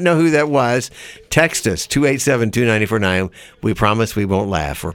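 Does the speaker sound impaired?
No.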